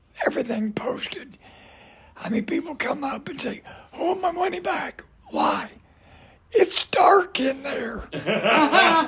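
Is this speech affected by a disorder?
Yes: voice damage from cancer; raspy voice, voice box destroyed by cancer.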